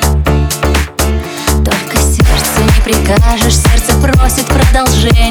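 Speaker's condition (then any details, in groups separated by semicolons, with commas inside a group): No condition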